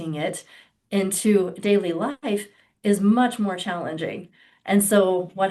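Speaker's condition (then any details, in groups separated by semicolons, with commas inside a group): No condition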